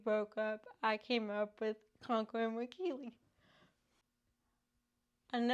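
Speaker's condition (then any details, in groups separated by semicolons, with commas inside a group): Cerebral palsy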